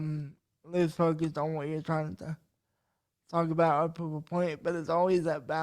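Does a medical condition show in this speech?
Yes: cerebral palsy.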